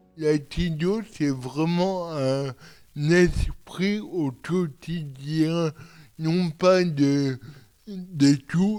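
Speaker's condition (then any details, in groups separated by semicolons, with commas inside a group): Cerebral palsy; from birth, medical error; about 41 years since onset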